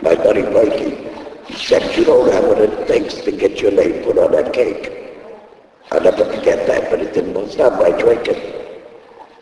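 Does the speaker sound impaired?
Yes: laryngectomy; speaks using device in throat.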